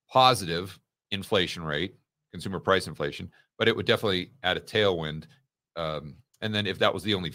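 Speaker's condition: No condition

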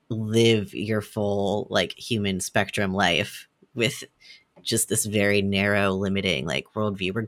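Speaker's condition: No condition

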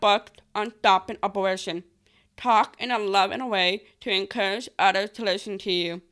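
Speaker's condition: Down syndrome; accent from condition

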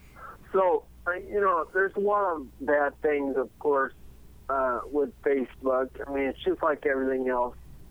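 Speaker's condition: Cerebellar ataxia; recent lower back MRI

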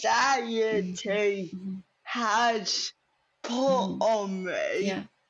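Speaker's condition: Cerebral palsy; no wheelchair use

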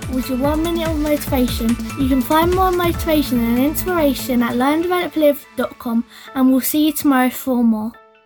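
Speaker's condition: No condition

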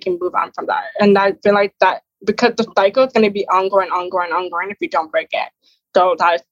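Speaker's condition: Deafness, hard of hearing

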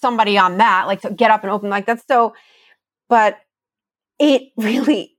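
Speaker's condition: No condition

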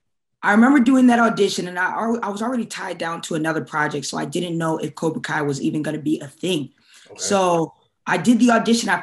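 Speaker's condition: No condition

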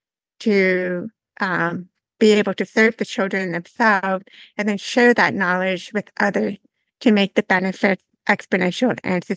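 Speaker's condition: Severe to profound hearing loss; congenital

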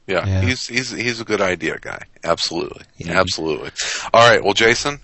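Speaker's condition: No condition

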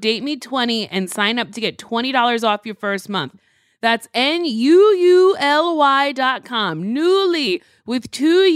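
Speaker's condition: No condition

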